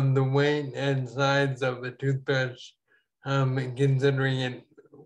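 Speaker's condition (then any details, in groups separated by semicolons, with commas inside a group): Ataxia; falls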